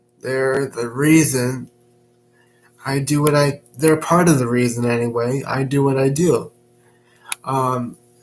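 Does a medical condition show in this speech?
Yes: cerebral palsy.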